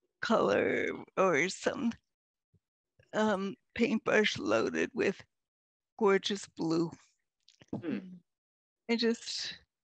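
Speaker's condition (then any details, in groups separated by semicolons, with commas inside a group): Multiple sclerosis; quadriplegic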